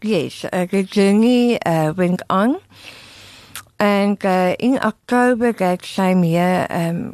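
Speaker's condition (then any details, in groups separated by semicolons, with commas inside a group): Tongue removal for cancer; two surgeries, 8-hour resection with skin graft free flap reconstruction, small back part left; about 20 years since onset, speech audibly changed per host, can swallow without feeding tube; relearned speaking from scratch with speech therapist, could not speak after surgery, remaining tongue enables swallowing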